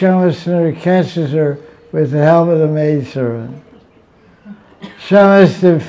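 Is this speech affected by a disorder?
Yes: deafness; unsure of microphone volume.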